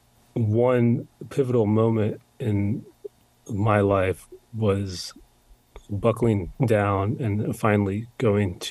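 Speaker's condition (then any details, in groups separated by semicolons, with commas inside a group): Stutter; long hidden; still stutters, no cure; blocking, no stuttering when singing; prolonged sounds, blocks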